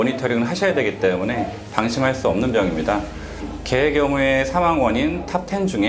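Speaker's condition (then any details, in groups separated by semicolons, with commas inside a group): No condition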